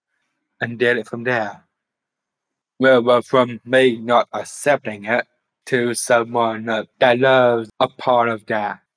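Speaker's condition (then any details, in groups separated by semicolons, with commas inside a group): Down syndrome; later diagnosed with autism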